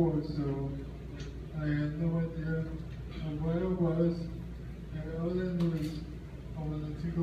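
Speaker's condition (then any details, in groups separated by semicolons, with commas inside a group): Speech difficulty after accident; caused by accident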